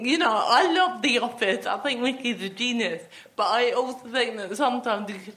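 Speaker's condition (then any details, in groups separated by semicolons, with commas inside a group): Athetoid cerebral palsy, athetoid with myotonia and ataxia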